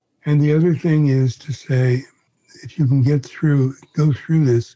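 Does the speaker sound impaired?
Yes: Parkinson's disease; onset around 81st birthday, face frozen like a mask at diagnosis, confirmed by neurologist.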